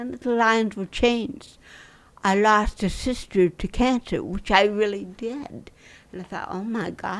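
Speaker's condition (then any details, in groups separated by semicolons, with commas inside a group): Cerebral palsy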